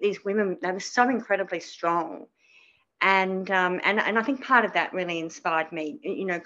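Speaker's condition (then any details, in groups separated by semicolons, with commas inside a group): Cleft palate; many surgeries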